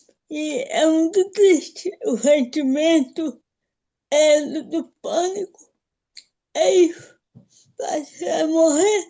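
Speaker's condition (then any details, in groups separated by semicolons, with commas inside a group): Cerebral palsy, moderate; affects speech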